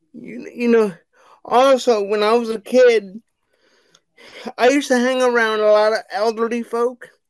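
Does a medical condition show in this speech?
Yes: cerebral palsy; wheelchair bound.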